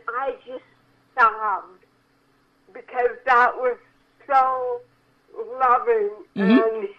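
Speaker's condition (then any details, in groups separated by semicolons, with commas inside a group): Cerebral palsy; from birth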